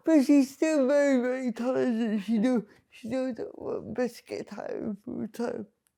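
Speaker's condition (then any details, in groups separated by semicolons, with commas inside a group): Cerebral palsy; speech not always understood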